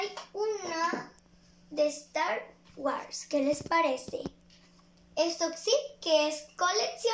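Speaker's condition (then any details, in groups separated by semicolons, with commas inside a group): No condition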